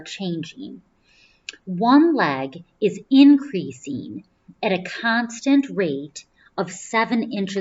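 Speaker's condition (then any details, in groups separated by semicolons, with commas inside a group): No condition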